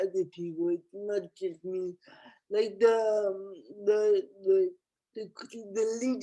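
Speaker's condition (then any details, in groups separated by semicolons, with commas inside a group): Cerebral palsy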